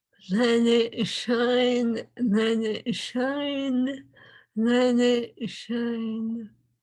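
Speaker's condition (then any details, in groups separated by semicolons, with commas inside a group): ALS; swallowing lost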